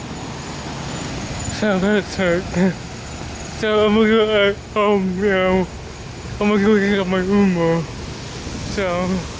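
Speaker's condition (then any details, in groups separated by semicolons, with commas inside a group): Cerebral palsy; body affected; speech disability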